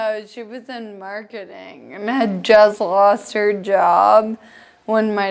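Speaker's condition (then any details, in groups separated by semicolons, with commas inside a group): Friedreich's ataxia; progressive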